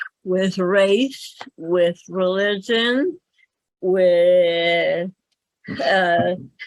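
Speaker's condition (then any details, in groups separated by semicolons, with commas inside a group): Cerebral palsy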